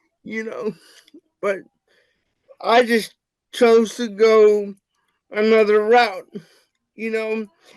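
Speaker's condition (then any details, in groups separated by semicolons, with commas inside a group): Cerebral palsy; wheelchair user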